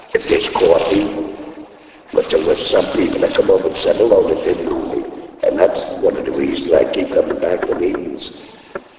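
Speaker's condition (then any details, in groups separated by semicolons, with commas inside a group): Laryngectomy; voice first lost at racetrack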